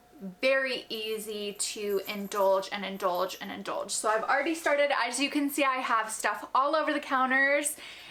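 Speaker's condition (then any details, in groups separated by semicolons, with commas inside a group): No condition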